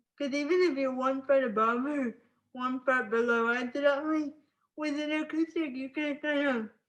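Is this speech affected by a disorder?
Yes: spastic cerebral palsy.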